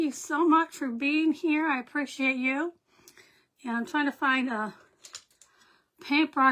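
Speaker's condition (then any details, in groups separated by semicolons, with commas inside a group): No condition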